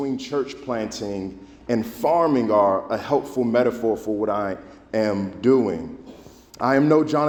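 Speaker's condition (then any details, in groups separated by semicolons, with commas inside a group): No condition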